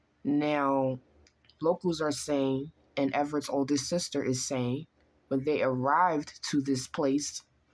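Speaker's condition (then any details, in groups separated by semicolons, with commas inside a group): No condition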